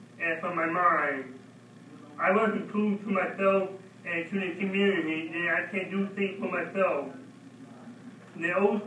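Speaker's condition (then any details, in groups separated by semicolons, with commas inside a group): Mild cerebral palsy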